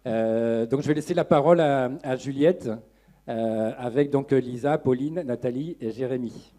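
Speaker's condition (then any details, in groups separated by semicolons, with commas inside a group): No condition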